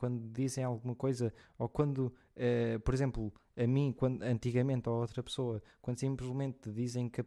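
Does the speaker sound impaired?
No.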